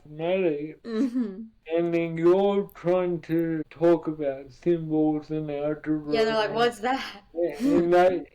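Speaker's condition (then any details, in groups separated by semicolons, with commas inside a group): Cerebral palsy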